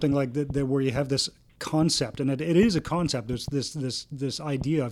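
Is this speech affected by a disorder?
No.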